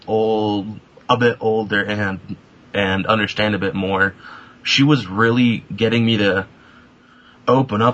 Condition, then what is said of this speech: Stuttering. So I guess through the whole aspect of stuttering, it helped a lot, because I'm here now and I can string a sentence together and not have too much trouble.